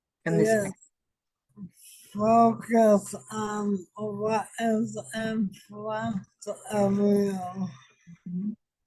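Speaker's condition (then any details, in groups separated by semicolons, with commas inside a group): ALS; diagnosed almost five years ago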